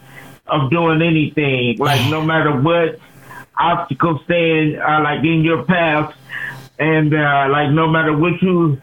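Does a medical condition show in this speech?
Yes: cerebral palsy; performs from wheelchair.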